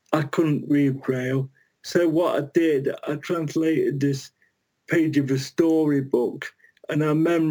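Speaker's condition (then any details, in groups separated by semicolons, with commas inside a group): Cerebral palsy; non-progressive but body prematurely ageing, physically getting gradually worse, increasingly physically unable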